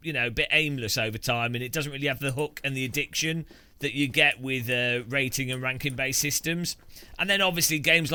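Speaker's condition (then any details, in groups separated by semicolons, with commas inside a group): No condition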